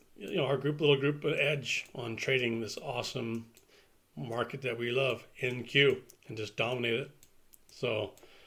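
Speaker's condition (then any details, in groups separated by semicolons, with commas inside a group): No condition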